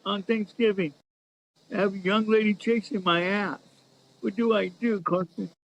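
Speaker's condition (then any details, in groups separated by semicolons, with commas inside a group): Cerebral palsy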